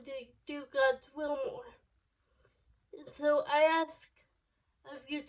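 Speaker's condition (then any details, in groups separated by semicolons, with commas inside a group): Cerebral palsy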